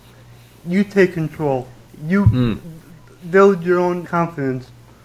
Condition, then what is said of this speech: Stuttering. So if I'm coming up to one of those words, I give a little quick and then I don't stutter.